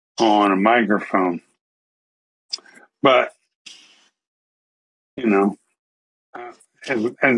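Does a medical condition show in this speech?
Yes: ALS.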